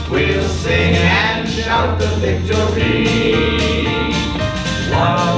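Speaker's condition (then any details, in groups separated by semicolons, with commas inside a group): No condition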